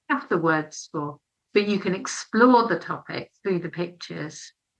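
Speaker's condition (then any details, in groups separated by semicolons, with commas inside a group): No condition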